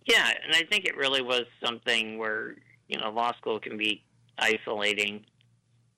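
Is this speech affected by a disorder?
Yes: Duchenne muscular dystrophy; diagnosed at age 3, power chair since about age 10, no ventilator earlier in life; uses a ventilator to breathe; ventilator may be audible, speech cadence slightly different.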